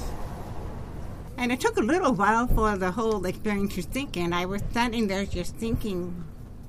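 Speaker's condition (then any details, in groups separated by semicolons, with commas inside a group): Profound deafness, genetic, profound; once reported as drunk slurring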